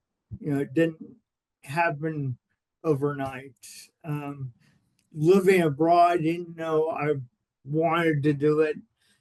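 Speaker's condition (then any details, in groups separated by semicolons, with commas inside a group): Cerebral palsy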